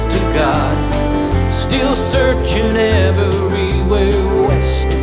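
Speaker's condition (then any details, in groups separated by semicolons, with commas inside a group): No condition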